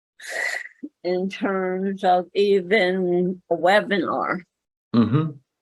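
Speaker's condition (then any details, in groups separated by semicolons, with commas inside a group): Cerebral palsy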